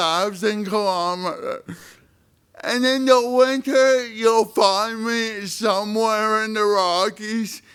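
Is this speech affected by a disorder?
Yes: spastic cerebral palsy.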